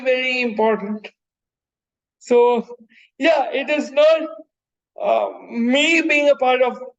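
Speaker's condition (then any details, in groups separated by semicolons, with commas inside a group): Cerebral palsy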